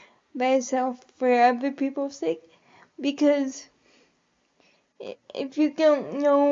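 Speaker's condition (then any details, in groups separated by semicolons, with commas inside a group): Cerebral palsy; quadriplegic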